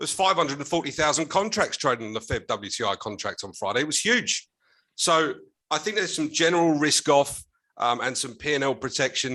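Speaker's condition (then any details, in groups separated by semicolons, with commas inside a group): No condition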